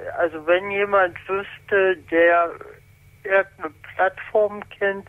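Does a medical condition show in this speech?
Yes: spastic paralysis since birth; mainly in hands, writing or holding full glass looks drunk to outsiders.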